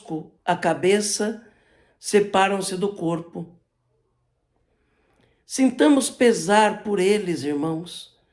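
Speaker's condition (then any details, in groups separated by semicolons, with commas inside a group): No condition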